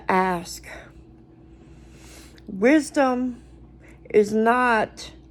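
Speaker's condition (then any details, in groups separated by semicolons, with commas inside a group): Cerebral palsy; speech noticeably atypical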